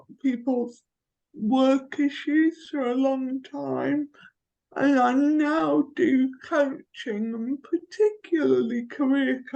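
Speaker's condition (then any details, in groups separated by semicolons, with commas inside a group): Cerebral palsy; from birth, affects limbs and neck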